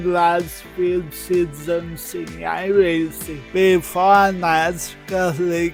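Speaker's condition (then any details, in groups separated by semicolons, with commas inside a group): Cerebral palsy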